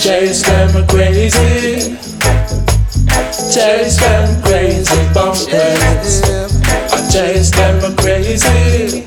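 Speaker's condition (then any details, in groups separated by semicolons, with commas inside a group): No condition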